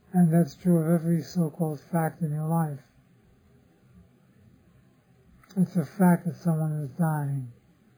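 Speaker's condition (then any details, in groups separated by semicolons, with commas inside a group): Parkinson's disease; others offer remedies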